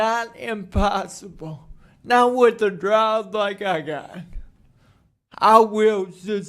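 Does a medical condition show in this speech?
Yes: cerebral palsy.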